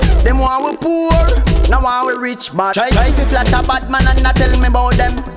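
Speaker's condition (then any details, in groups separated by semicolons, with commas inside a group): No condition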